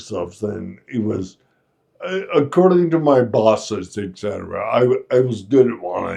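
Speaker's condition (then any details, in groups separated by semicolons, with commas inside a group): Friedreich's ataxia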